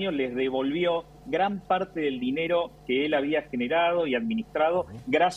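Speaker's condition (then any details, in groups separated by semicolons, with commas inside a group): No condition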